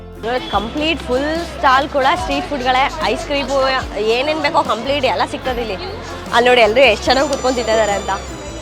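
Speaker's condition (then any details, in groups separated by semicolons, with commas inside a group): No condition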